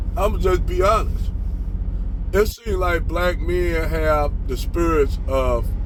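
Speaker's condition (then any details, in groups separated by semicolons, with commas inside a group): No condition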